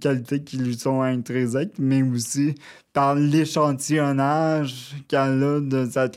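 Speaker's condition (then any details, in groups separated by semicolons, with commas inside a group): Cerebral palsy, near quadriplegia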